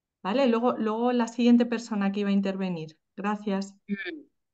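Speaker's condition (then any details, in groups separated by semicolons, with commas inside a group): No condition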